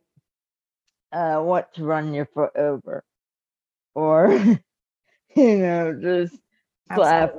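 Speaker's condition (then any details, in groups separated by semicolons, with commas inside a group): Cerebral palsy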